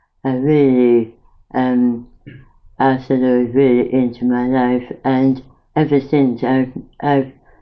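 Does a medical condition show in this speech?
Yes: mouth cancer after operations; tracheotomy.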